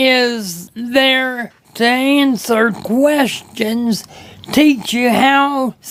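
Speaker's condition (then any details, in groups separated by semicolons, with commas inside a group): Cerebral palsy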